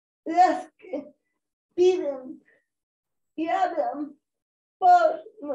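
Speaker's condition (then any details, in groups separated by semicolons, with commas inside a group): Cerebral palsy; high support needs, relies on others for hands and feet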